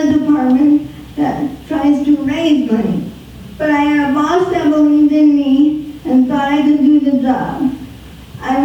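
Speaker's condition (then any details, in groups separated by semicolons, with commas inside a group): Spastic quadriplegic cerebral palsy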